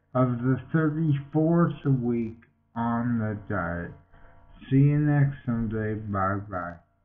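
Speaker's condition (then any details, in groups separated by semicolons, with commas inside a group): Multiple sclerosis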